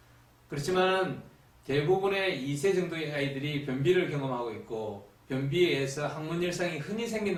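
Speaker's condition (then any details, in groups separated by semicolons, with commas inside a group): No condition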